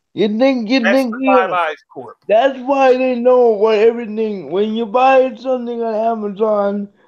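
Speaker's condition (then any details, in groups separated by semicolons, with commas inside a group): Cerebral palsy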